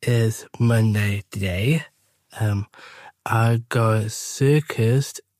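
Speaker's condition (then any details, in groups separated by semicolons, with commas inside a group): Down syndrome; age 21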